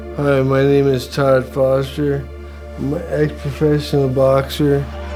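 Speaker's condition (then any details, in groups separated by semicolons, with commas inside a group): Brain injury; effects began around age 50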